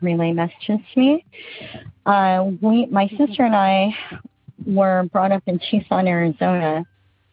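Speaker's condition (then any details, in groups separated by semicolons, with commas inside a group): Bilateral cleft lip and palate; congenital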